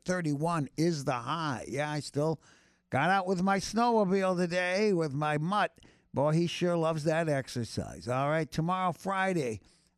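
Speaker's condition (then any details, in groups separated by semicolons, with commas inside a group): No condition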